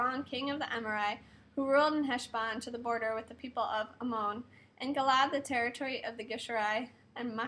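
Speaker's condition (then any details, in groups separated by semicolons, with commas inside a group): No condition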